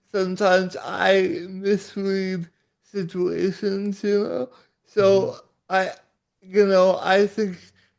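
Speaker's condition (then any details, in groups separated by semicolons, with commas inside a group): Cerebral palsy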